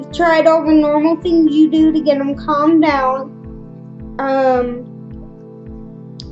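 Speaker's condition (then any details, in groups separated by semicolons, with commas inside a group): Cerebral palsy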